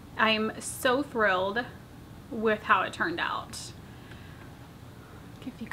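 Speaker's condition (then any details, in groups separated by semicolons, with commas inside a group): No condition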